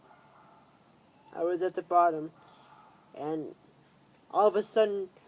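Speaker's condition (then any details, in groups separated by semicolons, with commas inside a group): Cerebral palsy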